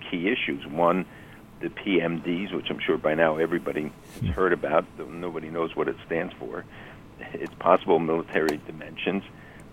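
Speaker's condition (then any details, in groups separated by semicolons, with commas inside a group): No condition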